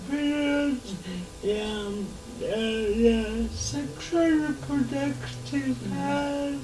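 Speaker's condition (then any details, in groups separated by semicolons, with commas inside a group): Cerebral palsy; since birth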